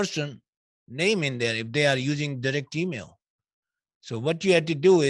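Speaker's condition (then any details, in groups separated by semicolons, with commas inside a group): No condition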